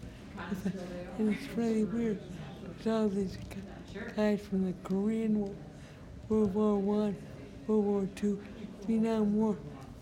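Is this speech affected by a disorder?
Yes: traumatic brain injury; traumatic brain injury from car rollover on base around age 24, army occupational and physical therapy; wheelchair user, knee later failed; talks funny, understandable except when laughing, could not speak for a year after injury.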